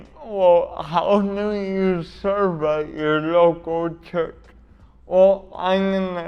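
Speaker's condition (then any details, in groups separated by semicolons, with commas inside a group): Cerebral palsy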